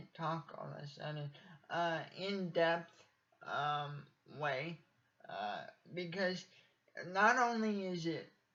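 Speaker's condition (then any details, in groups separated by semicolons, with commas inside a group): Cerebral palsy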